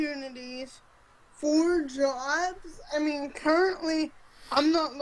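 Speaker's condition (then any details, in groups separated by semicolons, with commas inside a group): Cerebral palsy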